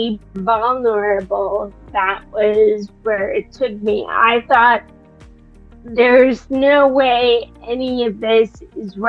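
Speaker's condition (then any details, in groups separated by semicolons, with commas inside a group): Friedreich's ataxia; speech affected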